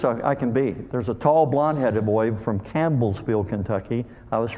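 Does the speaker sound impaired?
Yes: cleft lip and palate; called hair lip.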